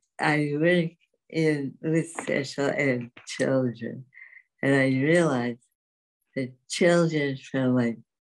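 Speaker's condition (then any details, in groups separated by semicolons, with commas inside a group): Dystonia; symptoms when speaking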